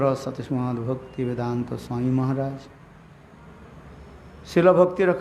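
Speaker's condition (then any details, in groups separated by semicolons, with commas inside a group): No condition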